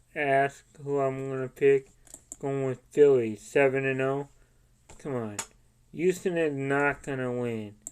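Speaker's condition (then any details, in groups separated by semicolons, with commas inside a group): Cerebral palsy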